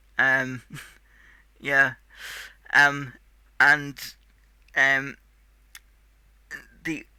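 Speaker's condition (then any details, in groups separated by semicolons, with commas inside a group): Cerebral palsy; tight muscles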